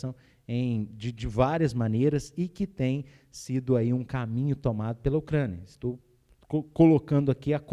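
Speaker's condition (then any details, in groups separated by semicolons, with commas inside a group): No condition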